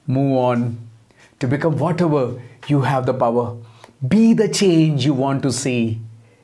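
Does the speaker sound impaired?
No.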